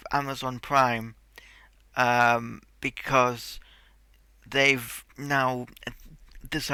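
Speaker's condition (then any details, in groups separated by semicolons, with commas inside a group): Cerebral palsy; tight muscles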